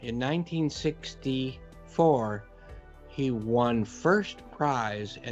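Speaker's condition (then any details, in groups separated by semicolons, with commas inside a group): No condition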